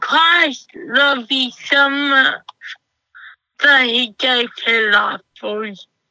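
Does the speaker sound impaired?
Yes: cerebral palsy; self-described as half-CP.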